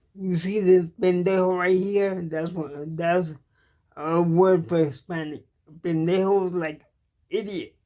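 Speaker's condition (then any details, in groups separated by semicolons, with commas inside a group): Cerebral palsy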